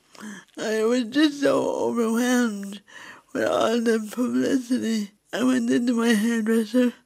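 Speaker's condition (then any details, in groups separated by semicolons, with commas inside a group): Cerebral palsy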